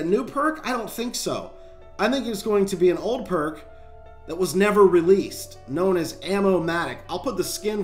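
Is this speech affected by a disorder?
No.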